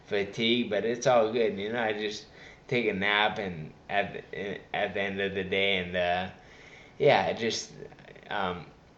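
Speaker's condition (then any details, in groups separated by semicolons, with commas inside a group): Traumatic brain injury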